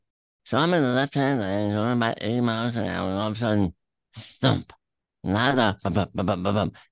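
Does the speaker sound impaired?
Yes: throat cancer; stage 4, terminal, tumor through tongue attached to epiglottis, inoperable, Emory Proton Center therapy not working.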